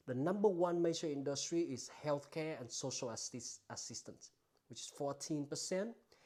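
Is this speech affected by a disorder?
No.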